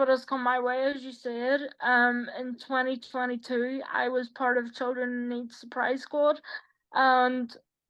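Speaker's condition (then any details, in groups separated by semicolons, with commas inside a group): Quadriplegic cerebral palsy; quadriplegic, from birth, full-time wheelchair user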